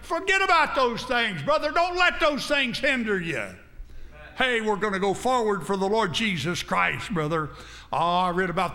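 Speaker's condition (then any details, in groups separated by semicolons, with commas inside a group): No condition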